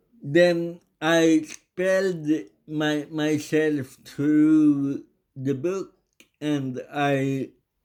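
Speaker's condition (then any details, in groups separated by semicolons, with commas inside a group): Cerebral palsy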